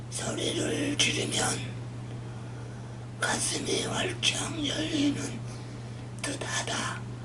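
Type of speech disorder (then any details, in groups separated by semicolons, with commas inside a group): Speech after partial laryngectomy; laryngeal cancer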